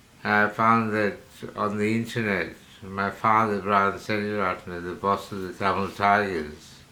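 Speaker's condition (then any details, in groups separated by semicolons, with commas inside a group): Parkinsonism; hypersalivation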